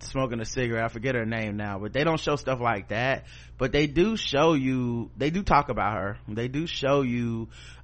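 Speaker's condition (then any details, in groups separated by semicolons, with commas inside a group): No condition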